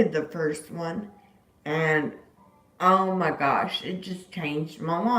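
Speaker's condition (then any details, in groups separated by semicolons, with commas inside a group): Disability causing slurred speech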